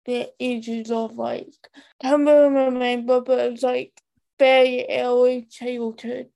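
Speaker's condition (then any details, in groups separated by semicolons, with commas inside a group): Profound hearing loss, cochlear implant user; cochlear implants both sides, first at two, bilateral by five, hearing aids otherwise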